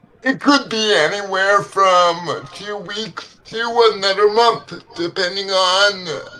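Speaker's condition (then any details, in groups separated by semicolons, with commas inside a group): Cerebral palsy; legs affected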